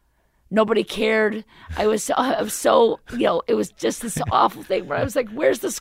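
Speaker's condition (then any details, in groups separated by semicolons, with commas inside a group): Left vocal cord paralysis, left unilateral; may need another surgery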